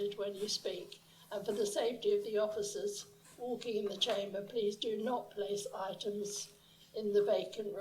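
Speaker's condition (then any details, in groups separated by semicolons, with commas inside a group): No condition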